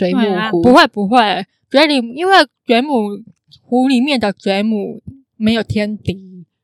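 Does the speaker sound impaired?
Yes: congenital hearing impairment, congenital cochlear underdevelopment; cannot hear clearly, relies on watching eyes and surroundings to communicate.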